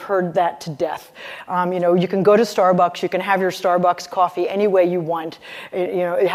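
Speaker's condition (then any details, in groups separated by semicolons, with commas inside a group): No condition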